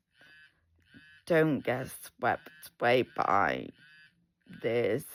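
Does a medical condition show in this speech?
Yes: multiple sclerosis.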